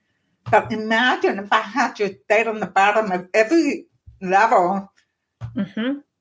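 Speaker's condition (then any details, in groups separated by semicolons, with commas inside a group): Profound deafness; born profoundly deaf, one cochlear implant after youngest child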